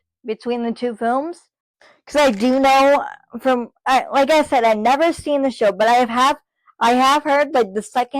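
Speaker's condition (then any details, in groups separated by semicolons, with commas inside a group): Cerebral palsy, spastic; from birth, muscle spasms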